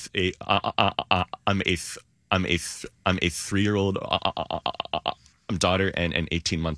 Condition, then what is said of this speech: Stuttering. Oh, well, I can real stutter or I can go like that. That actually turned real a little bit.